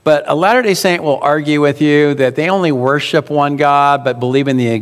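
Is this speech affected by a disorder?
No.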